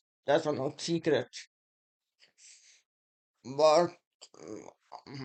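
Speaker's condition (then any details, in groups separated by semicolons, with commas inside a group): Muscular Parkinson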